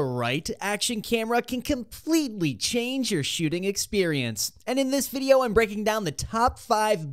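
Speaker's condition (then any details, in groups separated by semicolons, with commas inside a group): No condition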